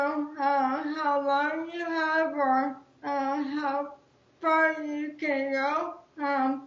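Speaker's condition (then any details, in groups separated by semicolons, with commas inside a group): ALS; diagnosed at age 33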